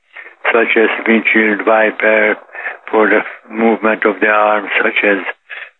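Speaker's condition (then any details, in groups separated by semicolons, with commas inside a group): Parkinson's disease; daily yoga practice and 3-mile walks credited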